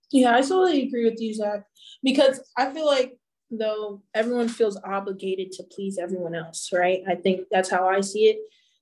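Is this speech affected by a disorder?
No.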